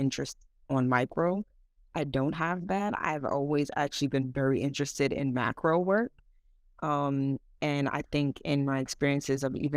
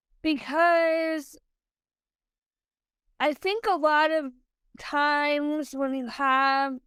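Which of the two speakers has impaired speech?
The second: cerebral palsy.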